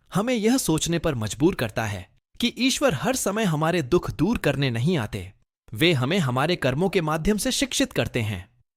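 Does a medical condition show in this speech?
No.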